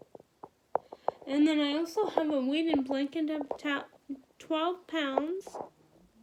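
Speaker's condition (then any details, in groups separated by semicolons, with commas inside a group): Cerebral palsy; wheelchair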